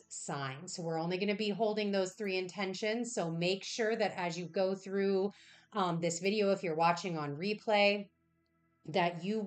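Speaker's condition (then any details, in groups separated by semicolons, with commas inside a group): No condition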